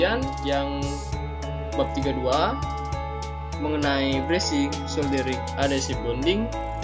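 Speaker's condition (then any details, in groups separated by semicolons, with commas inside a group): No condition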